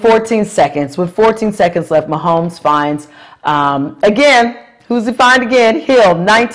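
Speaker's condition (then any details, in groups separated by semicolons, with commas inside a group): No condition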